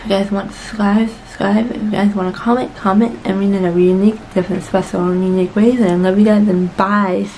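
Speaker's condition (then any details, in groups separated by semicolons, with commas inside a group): Cerebral palsy; speech therapy from 8 months, with physical therapy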